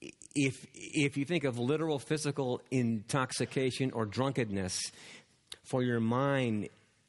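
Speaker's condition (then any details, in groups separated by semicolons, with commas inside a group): Stuttering; self-described stutterer; self-reported; repeated words, prolonged sounds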